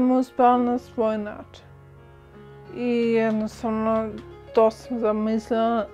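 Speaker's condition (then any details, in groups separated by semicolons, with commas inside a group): Friedreich's ataxia; onset age nine, about eighteen years since onset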